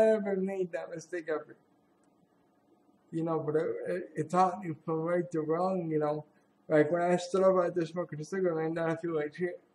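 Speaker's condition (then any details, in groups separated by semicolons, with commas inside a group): Cerebral palsy; sometimes hard to speak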